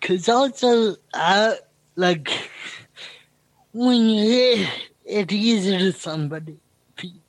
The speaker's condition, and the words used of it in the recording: Cerebral palsy. The impediment is weird, but this is solid, you know.